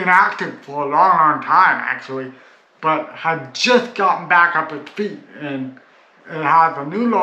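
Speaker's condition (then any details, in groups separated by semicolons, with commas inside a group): Cerebral palsy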